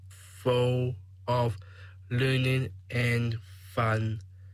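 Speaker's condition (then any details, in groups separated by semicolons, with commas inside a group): Down syndrome; age 21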